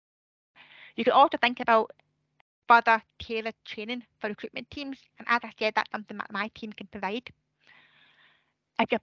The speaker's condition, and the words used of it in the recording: Deafness. I had many years of speech therapy to learn how to talk, so it does affect my speech sometimes.